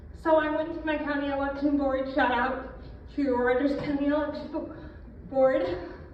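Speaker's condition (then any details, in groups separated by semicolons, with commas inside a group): Cerebral palsy, spastic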